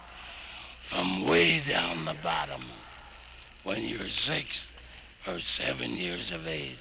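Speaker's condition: Bad voice; cancer, died about two months after this recording; voice sounds bad and feels just as bad

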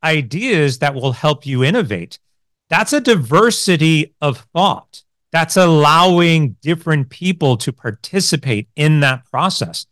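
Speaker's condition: No condition

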